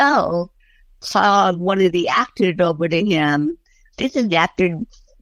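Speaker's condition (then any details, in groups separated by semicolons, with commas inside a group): Cerebral palsy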